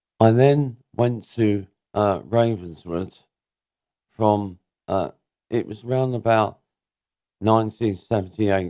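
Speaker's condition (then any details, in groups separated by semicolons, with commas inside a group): Cerebral palsy; diagnosed as baby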